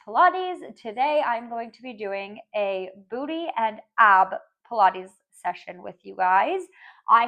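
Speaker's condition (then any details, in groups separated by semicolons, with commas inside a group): No condition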